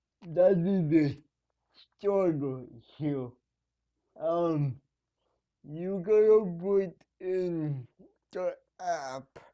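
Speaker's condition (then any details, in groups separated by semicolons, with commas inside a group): Cerebral palsy; needs help at night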